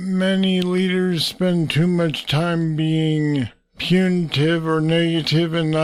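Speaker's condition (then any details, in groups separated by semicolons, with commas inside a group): Parkinson's disease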